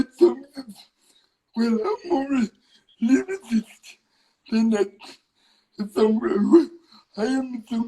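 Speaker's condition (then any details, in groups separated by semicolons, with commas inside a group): Cerebral palsy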